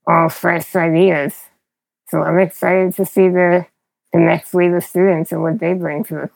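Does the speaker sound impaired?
Yes: spinal muscular atrophy; progressive, frequent childhood illness turning into pneumonia, over 100 hospital days in one year.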